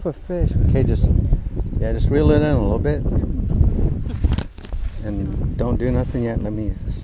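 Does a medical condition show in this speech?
No.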